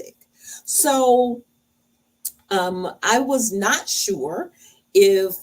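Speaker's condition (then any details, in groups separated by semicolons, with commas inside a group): No condition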